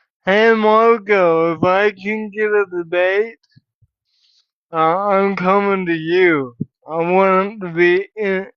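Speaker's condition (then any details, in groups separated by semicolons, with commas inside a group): Cerebral palsy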